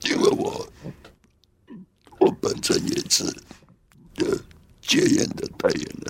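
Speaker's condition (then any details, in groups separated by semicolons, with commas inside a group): Laryngectomy for hypopharyngeal cancer; total laryngectomy for stage four hypopharyngeal cancer diagnosed at 45, smoker since junior high; esophageal speech learned at 中華民國無喉者復聲協會; hoarse voice before diagnosis, voice lost after surgery, 1.5 years to say own name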